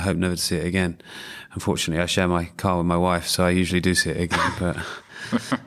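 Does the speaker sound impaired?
No.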